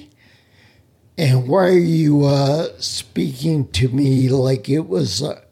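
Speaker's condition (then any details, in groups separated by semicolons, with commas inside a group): Spinocerebellar ataxia; speech impediment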